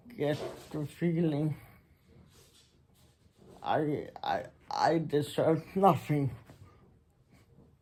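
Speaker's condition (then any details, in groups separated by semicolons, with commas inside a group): Muscular Parkinson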